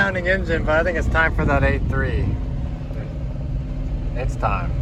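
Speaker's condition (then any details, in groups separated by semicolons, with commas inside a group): No condition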